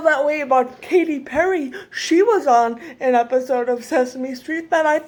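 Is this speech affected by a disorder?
Yes: cerebral palsy, severe.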